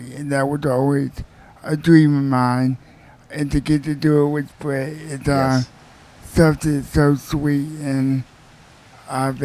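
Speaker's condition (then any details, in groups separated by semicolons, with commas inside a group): Quadriplegic cerebral palsy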